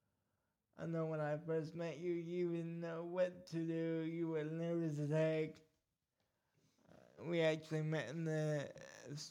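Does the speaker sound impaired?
Yes: cerebral palsy; cerebral palsy causing speech problem, scratchy throat and gag reflex issues at times.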